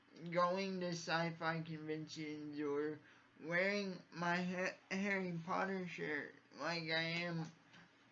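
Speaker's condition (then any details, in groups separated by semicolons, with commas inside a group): Cerebral palsy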